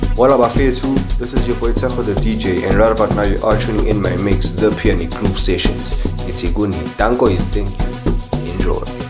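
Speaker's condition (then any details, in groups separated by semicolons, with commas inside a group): No condition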